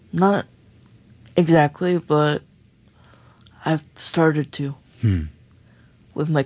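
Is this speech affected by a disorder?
Yes: cerebral palsy; motorized wheelchair, needs Hoyer lift to get out of bed, caregivers around the clock; daily medication.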